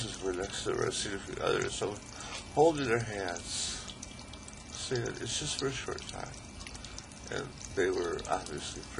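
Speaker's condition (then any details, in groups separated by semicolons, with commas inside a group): ALS; still able to talk, articulate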